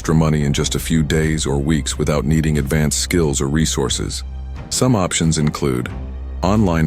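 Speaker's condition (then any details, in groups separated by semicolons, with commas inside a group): No condition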